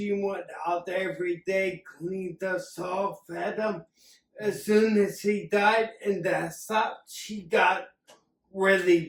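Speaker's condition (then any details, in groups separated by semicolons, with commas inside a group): Acquired and hereditary ataxia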